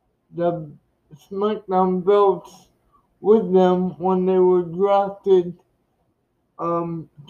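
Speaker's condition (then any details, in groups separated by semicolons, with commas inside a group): Cerebral palsy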